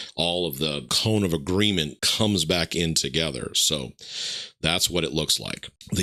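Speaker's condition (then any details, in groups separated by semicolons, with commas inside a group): No condition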